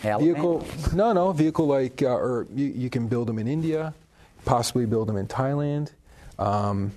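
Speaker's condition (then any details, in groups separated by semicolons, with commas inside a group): No condition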